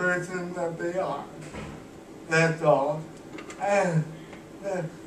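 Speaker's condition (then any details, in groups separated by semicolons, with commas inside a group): Cerebral palsy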